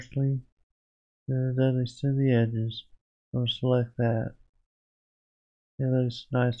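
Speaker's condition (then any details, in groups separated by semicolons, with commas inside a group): Parkinson's disease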